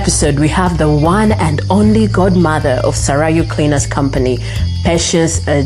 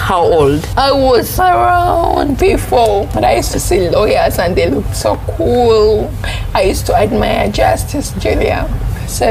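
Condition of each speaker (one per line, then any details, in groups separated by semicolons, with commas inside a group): No condition
Cerebral palsy; onset in secondary school, quinine injection affected ENT system; hearing difficulty; voice and throat affected, breathing issues, speaks little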